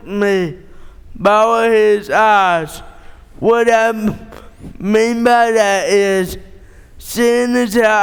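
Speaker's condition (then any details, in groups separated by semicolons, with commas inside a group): Cerebral palsy; born premature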